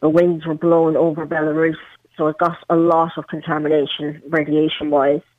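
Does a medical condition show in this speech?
Yes: cleft palate; congenital, parents' Chernobyl radiation exposure, premature, over twenty surgeries, leg amputated, prosthetic limb age 12.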